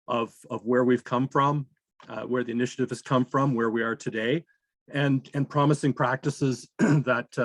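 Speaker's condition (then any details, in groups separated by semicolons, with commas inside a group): No condition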